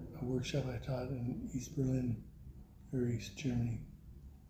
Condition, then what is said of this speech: Parkinson's disease. I had that knee replaced because I could hardly walk. So I was teaching from a chair, and my voice went on me.